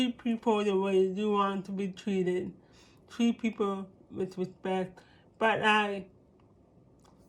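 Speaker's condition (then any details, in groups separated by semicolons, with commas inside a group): Cerebral palsy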